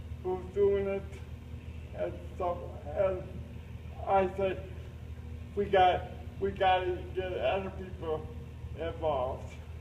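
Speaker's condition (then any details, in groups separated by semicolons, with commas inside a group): Cerebral palsy; uses a lift for transfers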